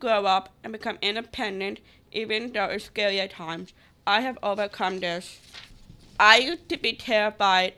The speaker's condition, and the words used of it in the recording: Down syndrome. Eventually, I get the courage to try again and speak more clearer and louder so I'm understood when I'm asking.